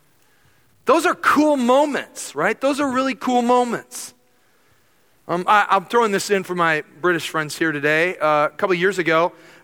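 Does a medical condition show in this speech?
No.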